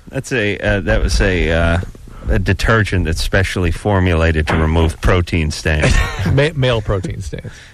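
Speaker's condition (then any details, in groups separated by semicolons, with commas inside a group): No condition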